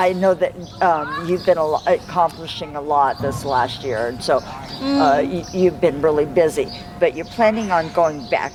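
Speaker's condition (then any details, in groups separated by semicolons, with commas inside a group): No condition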